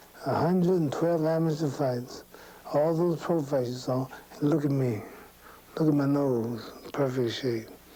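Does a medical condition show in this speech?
Yes: Parkinson's syndrome.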